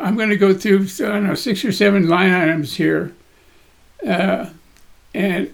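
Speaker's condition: Parkinson's disease; Parkinson's getting in the way a little

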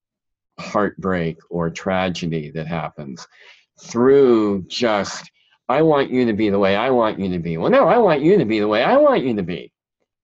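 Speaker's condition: Cleft palate; present since childhood

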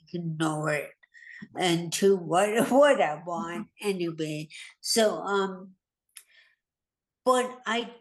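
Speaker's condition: Hemorrhagic stroke; hard getting words out quickly

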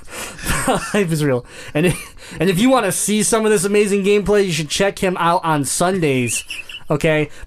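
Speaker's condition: Cleft palate; congenital cleft palate

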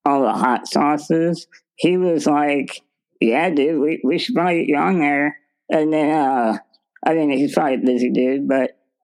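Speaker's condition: Spinal muscular atrophy; progressive muscle weakness, wheelchair user, told was dead 14 years ago; weighs 44 pounds, started medication to stop worsening about two months ago

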